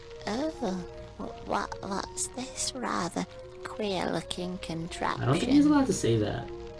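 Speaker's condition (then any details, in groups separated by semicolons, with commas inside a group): No condition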